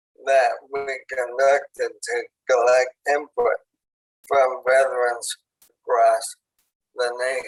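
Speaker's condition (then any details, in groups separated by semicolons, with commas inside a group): ALS; onset in hands and arms, tracheostomy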